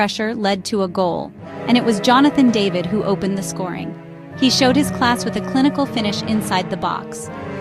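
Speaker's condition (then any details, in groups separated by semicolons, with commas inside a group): No condition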